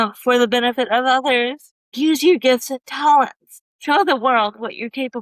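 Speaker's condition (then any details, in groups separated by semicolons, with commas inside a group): Cerebral palsy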